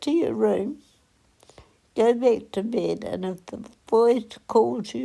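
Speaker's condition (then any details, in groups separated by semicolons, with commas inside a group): Cerebral palsy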